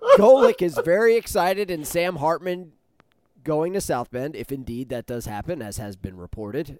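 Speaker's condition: No condition

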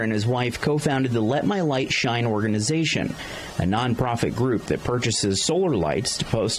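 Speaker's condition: No condition

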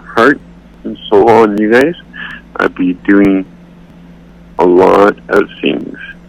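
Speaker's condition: Cerebral palsy; accepts own voice, declined voice surgery due to risk of losing speech

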